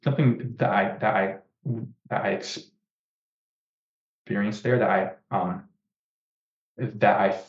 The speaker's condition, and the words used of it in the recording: Stuttering. And I'd say we have a similar style of stuttering in that it's a lot of blocks compared to other kinds.